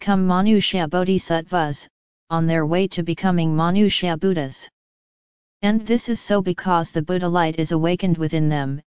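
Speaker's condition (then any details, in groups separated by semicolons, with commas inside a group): No condition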